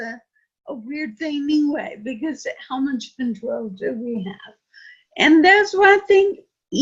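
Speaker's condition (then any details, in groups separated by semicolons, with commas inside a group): Friedreich's ataxia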